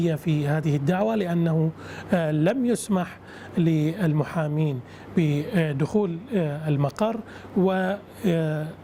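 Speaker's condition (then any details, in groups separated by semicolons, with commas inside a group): No condition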